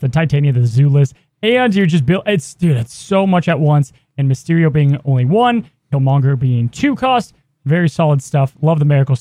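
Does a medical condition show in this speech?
No.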